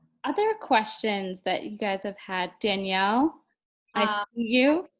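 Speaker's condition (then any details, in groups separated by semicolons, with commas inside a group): No condition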